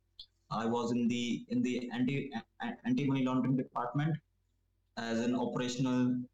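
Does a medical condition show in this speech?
Yes: stammering; stammering since school age; repeats initial sounds, e.g. s-s-s in start, considers self a good communicator; here repeated sounds, repeated words.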